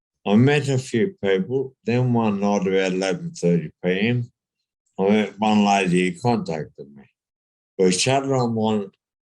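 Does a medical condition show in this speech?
Yes: brain injury.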